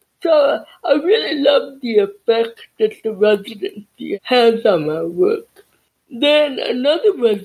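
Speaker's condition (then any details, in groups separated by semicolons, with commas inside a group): Deafness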